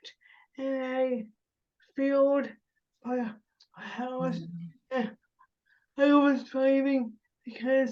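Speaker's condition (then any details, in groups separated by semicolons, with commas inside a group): Cerebral palsy; spasticity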